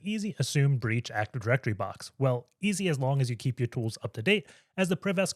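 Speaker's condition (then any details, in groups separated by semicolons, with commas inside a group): No condition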